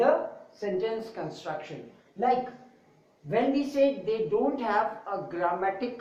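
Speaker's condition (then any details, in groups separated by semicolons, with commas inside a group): No condition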